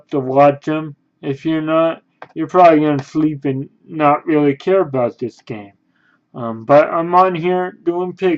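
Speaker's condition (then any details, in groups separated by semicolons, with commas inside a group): Cerebral palsy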